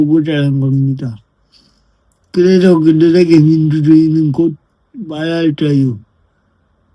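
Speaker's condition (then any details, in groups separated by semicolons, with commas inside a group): Brain lesion disability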